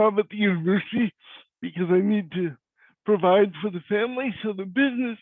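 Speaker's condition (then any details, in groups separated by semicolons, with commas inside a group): Cerebral palsy; cannot walk; diagnosed at 10 months; voice is different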